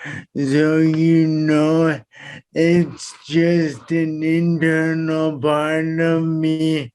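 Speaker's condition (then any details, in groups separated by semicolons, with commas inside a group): Traumatic brain injury; caused by accident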